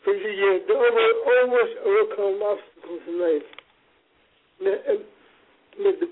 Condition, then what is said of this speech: Cerebral palsy. Another challenge is my speech impressions.